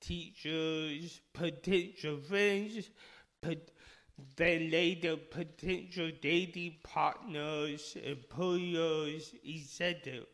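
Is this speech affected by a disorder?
Yes: speech impediment; initially misdiagnosed.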